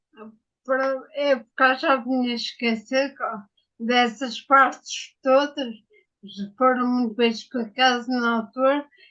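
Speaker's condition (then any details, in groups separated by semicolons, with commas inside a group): Ataxia; acquired, brain injury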